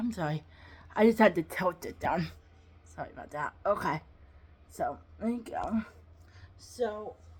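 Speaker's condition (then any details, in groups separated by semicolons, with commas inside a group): Cerebral palsy, quadriplegic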